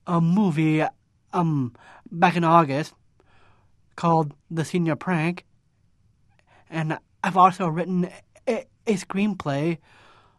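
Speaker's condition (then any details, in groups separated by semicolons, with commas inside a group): Down syndrome; cognitive disability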